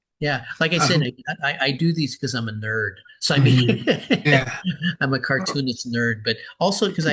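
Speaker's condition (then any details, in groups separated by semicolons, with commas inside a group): No condition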